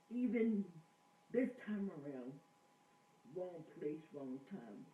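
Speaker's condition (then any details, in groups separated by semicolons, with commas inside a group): Cerebral palsy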